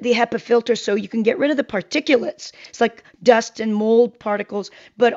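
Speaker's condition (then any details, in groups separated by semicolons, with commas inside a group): No condition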